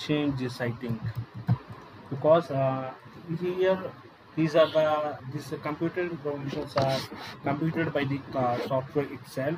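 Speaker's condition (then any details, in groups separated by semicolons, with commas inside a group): No condition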